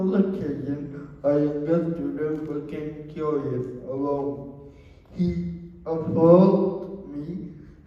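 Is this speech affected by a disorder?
Yes: cerebral palsy; wheelchair user.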